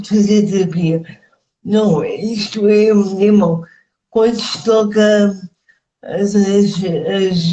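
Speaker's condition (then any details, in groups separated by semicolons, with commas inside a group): Cerebral palsy; speech affected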